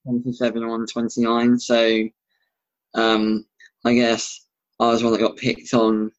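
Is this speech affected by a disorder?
Yes: bilateral cleft lip and palate; relearned speech after each palate surgery, practiced alphabet.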